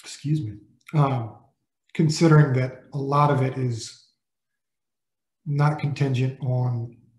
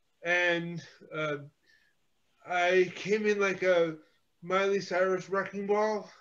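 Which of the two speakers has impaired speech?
The second: cerebral palsy; physical therapy in childhood.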